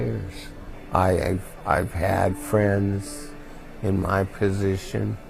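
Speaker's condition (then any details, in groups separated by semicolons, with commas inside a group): Cerebral palsy; diagnosed in infancy, over 50 years since diagnosis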